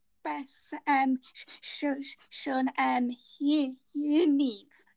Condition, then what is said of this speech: Stuttering. Her stammer is very severe, but it is also the most severe so far on this podcast.